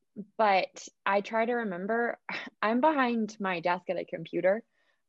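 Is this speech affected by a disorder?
No.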